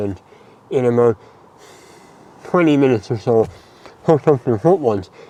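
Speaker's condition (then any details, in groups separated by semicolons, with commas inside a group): Mouth cancer surgery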